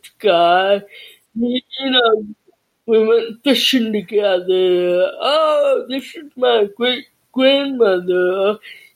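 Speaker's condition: Cerebral palsy and deafness

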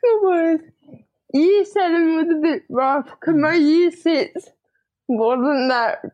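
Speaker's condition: Cerebral palsy, diplegia; teenager, walks without wheelchair, possible NDIS scooter, knee pain from misalignment, medication, types on computer

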